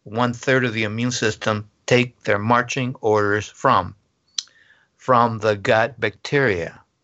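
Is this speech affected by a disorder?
No.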